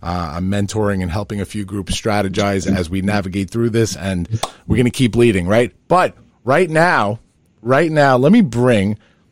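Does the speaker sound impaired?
No.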